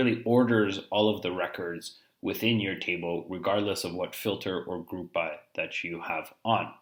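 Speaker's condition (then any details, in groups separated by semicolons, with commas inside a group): No condition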